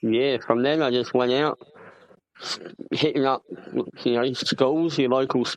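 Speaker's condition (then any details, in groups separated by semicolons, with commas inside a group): Cleft palate; congenital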